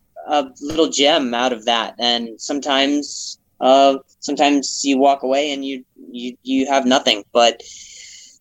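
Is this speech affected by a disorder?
Yes: stutter; severe early in comedy career; voice used to be very slow, now much better; here repeated sounds, prolonged sounds.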